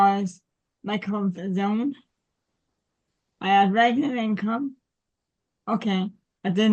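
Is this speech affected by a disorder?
Yes: cerebral palsy.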